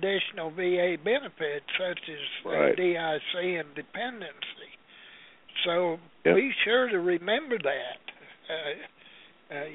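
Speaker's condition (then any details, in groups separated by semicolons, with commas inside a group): Parkinson's disease; partly from cold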